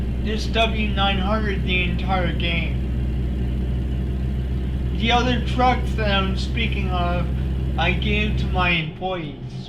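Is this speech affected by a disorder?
Yes: cerebral palsy; only one hand usable.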